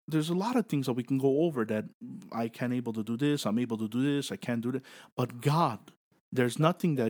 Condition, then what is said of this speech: None; typical speech.